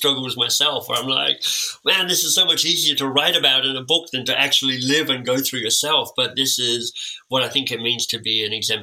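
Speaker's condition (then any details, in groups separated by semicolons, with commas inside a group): Cleft lip and palate; time with an orthodontist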